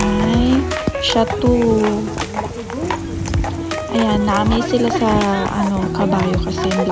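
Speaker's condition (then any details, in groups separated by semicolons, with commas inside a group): No condition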